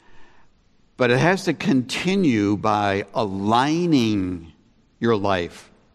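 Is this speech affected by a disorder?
No.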